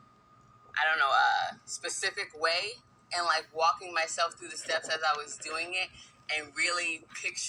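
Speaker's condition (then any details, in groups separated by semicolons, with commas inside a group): No condition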